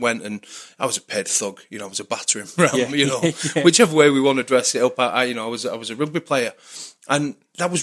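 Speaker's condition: No condition

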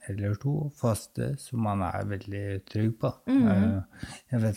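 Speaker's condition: ALS; no use of arms or legs, sudden leg spasms, relies on assistants for daily care

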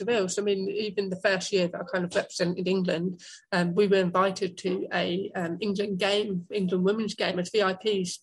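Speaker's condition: Deafness; deafness diagnosed at age four, missed conversations and struggled with schoolwork from teenage years; hearing aids or cochlear implant, others often unaware of deafness during play

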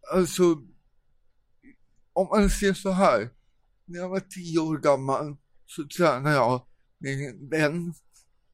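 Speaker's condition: Cerebral palsy; worse in cold

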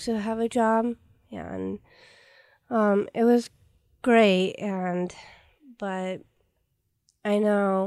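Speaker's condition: Down syndrome; also hard time breathing

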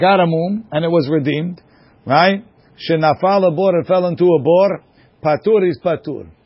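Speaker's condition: No condition

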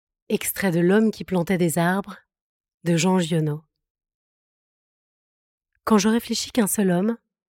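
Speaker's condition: No condition

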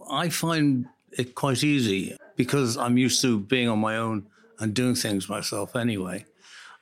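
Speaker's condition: Parkinson's; rigidity when putting on socks and shoes, uses auto shoe device for shoes

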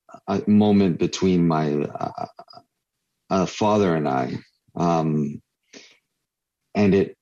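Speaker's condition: Stuttering; stuttering since childhood; blocks

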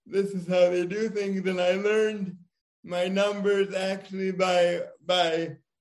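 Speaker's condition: Cerebral palsy; diagnosed as firstborn child

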